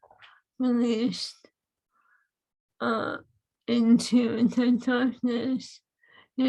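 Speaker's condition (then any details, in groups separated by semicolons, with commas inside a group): ALS; swallowing lost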